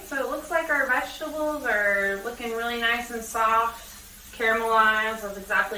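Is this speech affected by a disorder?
No.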